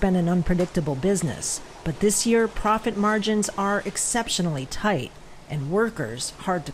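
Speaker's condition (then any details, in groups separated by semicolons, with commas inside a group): No condition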